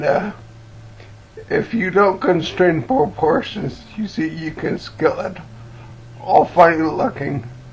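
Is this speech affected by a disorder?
Yes: cerebellar ataxia from brain tumour.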